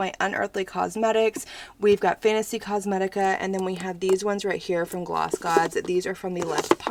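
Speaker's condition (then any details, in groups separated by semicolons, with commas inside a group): No condition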